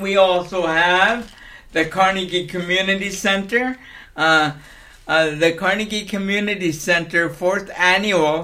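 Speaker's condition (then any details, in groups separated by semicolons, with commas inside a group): Cerebral palsy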